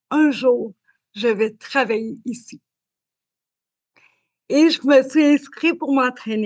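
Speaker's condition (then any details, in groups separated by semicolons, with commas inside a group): Cerebral palsy; learning to speak was challenging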